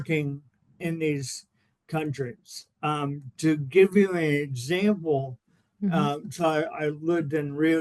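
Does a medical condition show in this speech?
Yes: cerebral palsy.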